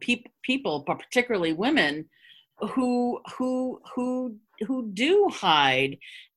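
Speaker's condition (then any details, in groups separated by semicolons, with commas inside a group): Stuttering; formerly covert, later more open after emotional pivot, learned term at Covert Stuttering Exposed workshop; formerly anticipated feared words and substituted alternatives, found hiding exhausting; repeated sounds, repeated words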